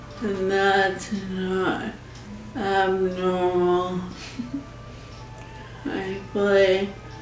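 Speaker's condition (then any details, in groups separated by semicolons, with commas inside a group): ALS; speech much declined, pronounced uncontrollable crying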